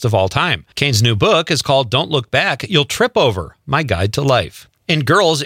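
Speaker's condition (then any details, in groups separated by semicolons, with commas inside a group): No condition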